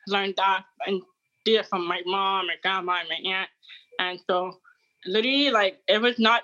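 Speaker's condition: Deafness (hard of hearing); hard of hearing with hearing aid, no sign language growing up; no audible sign of deafness, others cannot tell from speech

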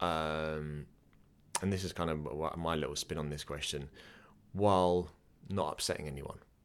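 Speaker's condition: No condition

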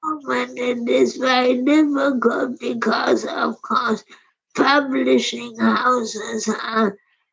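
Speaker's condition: Primary lateral sclerosis; primary lateral sclerosis at least 20 years, age 80, wheelchair use, dr. Levitz at Lehigh Neurology, dr. Macken; slurred speech, difficulty swallowing, speech too affected to continue working

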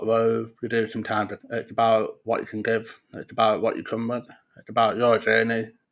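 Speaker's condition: Profound deafness; congenital profound deafness

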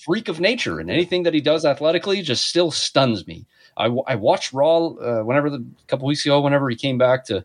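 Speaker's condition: No condition

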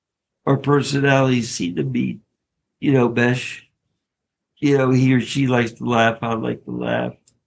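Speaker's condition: ALS; diagnosed about five years ago, PEG tube recommended soon after diagnosis; fifth year since diagnosis, taking morphine and Advil, hospice

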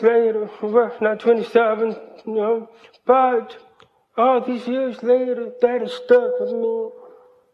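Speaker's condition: Hearing loss, cochlear implant; speech therapy

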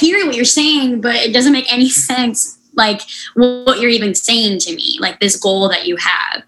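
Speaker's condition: Unilateral cleft lip and palate, severe

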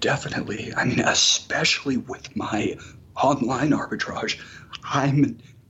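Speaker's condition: Spasmodic dysphonia; slightly better over 10 years

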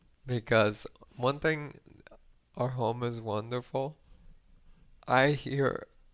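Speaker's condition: ALS; voice got weaker

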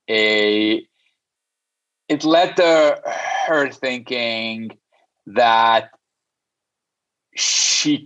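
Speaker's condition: Stutter; stutter since childhood, stutters in six languages: English, French, Spanish, Arabic, Portuguese, Armenian; no stuttering when singing, avoided speaking for years out of fear, later joined Toastmasters and debating club; prolonged sounds, blocks

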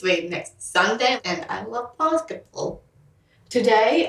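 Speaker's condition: Down syndrome

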